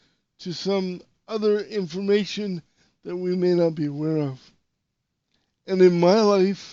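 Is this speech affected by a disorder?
Yes: cerebral palsy; power wheelchair user.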